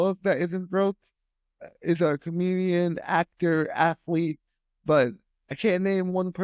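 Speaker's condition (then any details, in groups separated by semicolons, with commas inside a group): Spastic quadriplegia; speech impediment from brain injury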